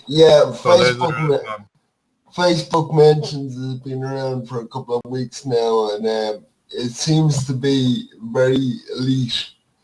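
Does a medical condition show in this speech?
Yes: cerebral palsy.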